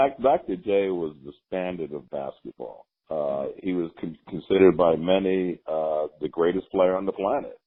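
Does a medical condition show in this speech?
No.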